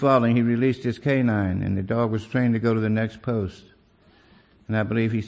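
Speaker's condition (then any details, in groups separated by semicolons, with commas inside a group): Parkinson's disease; small handwriting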